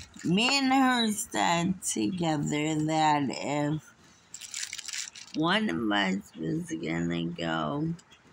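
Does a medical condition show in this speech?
Yes: Friedreich's ataxia.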